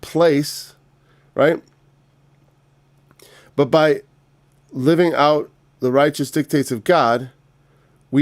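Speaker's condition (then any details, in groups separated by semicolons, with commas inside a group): No condition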